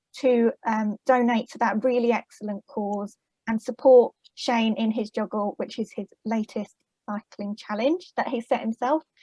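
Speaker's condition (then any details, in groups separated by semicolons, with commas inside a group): No condition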